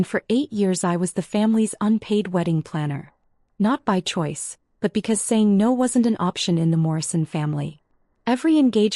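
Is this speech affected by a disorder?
No.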